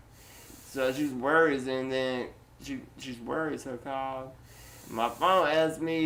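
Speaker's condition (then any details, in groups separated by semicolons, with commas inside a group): Duchenne muscular dystrophy; uses wheelchair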